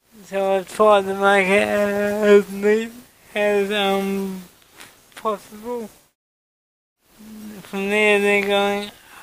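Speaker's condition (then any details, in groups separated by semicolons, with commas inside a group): Cerebral palsy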